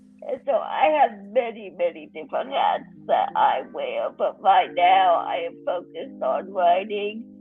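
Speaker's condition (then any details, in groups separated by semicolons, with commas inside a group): Cerebral palsy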